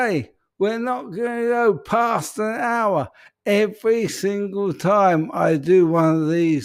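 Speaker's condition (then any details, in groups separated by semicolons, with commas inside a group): ALS; speech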